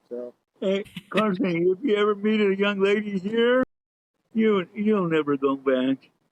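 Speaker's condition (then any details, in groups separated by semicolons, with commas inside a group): Cerebral palsy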